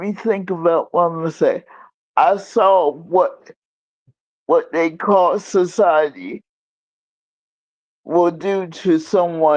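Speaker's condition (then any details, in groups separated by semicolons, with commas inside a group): Cerebral palsy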